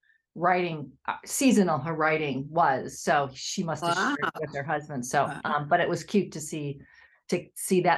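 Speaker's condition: No condition

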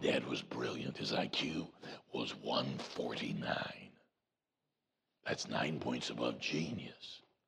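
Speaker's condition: Voice box removal needed; vocal cord cancer

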